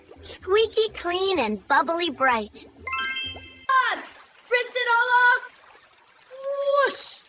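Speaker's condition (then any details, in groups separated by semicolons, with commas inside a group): No condition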